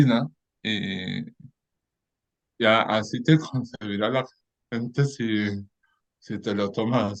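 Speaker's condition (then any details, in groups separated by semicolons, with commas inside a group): Cerebral palsy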